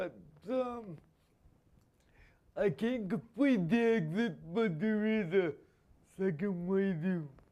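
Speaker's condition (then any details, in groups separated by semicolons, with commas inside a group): Spastic quadriplegia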